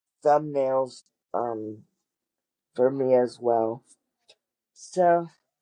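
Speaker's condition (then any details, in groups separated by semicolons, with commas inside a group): Cerebral palsy; wheelchair user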